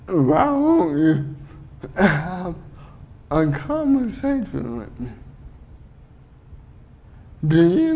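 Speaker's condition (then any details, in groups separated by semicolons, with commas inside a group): Cerebral palsy; 15 minutes without breathing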